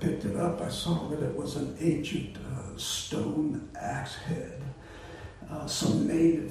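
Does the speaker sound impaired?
Yes: voice disorder; not contagious.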